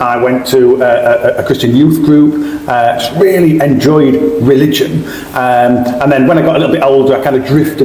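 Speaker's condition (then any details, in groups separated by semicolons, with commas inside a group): No condition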